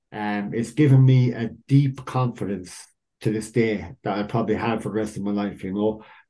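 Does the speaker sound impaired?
Yes: cleft lip and palate; cleft lip and palate present from birth; undergoing orthodontic treatment for aesthetics, jaw surgery coming up shortly, rhinoplasty likely.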